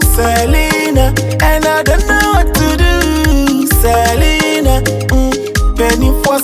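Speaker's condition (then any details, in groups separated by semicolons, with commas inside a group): No condition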